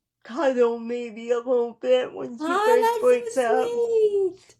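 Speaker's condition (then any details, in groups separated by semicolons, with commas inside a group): Cerebral palsy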